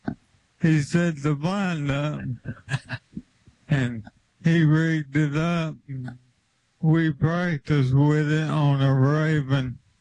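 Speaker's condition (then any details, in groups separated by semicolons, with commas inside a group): ALS; limb onset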